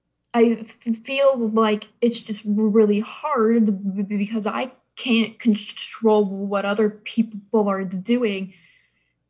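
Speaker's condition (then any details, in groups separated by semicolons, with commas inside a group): Stutter after mini-stroke; stutter since age 20, likely COVID-related mini-stroke, stroke unconfirmed on imaging, neurodeficits; speech problems began days before recording, recently hospitalized, brain fog, speech therapy suggested; word-finding problems, trouble getting words out; prolonged sounds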